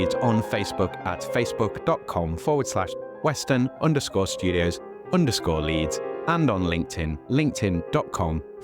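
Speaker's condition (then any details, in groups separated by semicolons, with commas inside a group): No condition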